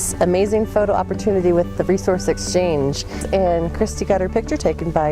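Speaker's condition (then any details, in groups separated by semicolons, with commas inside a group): No condition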